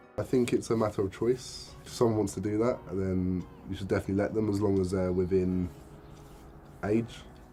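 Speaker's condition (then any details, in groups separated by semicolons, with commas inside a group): No condition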